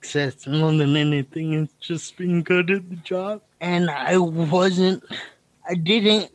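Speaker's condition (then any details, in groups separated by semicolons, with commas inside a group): Cerebral palsy; speaking time predictable on stage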